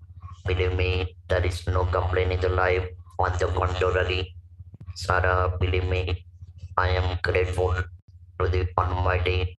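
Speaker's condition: Laryngectomy for vocal cord cancer, stage 4 vocal cord cancer; speaks with electrolarynx; hoarse then whispering

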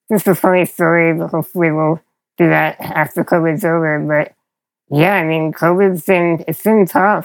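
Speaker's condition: Spinal muscular atrophy; progressive

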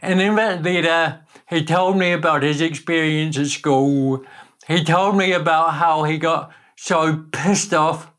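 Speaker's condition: Cerebral palsy; talking and limbs

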